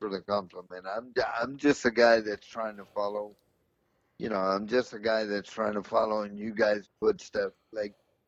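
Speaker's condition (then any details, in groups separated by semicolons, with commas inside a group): Cerebral palsy; delayed crawling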